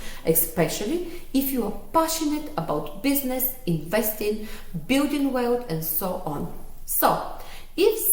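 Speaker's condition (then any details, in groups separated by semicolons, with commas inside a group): No condition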